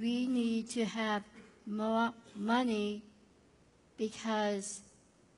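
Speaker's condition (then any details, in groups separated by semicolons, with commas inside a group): Down syndrome; difficulty understanding some things said, depends on others, cannot drive or do math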